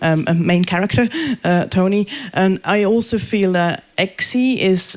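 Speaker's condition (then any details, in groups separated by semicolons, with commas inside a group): No condition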